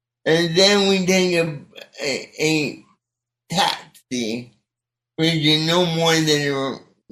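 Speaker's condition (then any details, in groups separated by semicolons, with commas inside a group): Cerebral palsy; speech not affected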